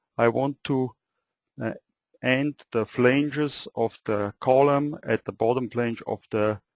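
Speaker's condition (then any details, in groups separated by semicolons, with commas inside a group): No condition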